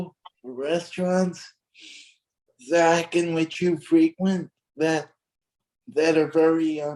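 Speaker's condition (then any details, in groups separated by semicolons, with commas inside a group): Cerebral palsy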